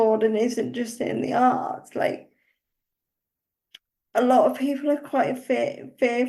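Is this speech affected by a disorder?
Yes: cerebral palsy; uses wheelchair.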